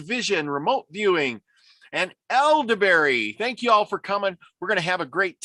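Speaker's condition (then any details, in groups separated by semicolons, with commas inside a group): No condition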